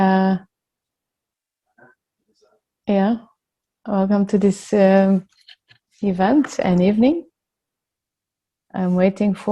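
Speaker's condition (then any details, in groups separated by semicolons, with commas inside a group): No condition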